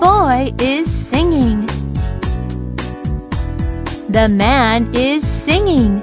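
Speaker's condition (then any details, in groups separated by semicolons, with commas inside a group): No condition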